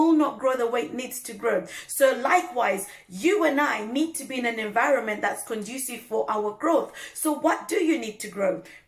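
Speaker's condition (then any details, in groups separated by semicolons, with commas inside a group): No condition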